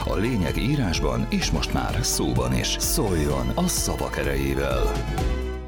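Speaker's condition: No condition

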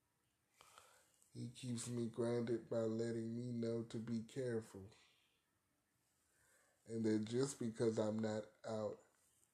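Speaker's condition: Cerebral palsy; arthritis

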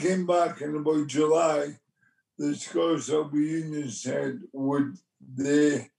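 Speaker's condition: Motor neurone disease; twitching

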